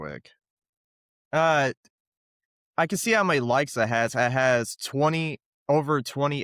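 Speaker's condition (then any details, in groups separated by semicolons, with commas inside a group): No condition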